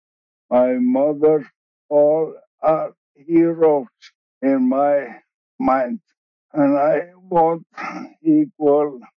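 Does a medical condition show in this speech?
Yes: ALS; initially diagnosed bulbar-onset, later reclassified as regular form, wheelchair user; slurred or slowed speech.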